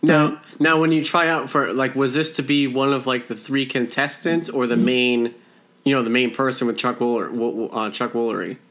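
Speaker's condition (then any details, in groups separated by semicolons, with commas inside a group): No condition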